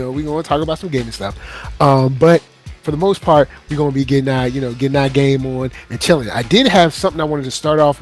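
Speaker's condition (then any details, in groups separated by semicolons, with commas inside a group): No condition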